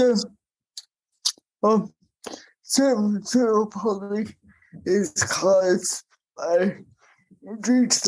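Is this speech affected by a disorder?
Yes: cerebral palsy.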